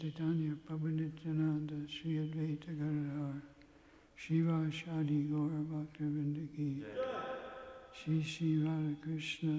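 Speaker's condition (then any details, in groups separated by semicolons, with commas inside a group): Parkinson's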